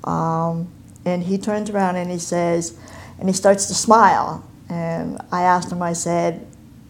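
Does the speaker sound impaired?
Yes: cleft palate and cleft lip; congenital.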